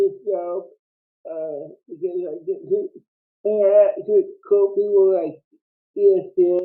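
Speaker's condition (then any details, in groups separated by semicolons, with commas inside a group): Cerebral palsy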